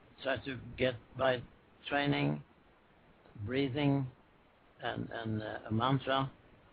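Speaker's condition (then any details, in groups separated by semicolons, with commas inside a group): Parkinson's disease; Parkinson's 21 years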